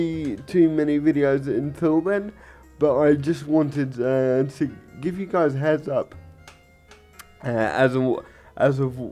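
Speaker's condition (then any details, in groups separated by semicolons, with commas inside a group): Cerebral palsy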